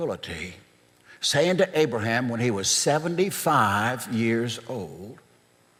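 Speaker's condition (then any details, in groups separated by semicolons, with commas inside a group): No condition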